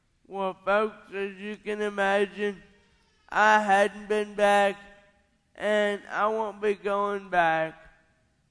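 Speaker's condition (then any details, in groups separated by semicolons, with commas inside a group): Cerebral palsy; not birth defects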